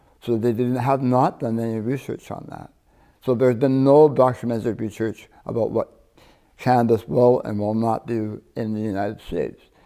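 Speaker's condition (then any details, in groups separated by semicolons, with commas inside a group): Partial glossectomy for tongue cancer; tongue cancer, one third of tongue removed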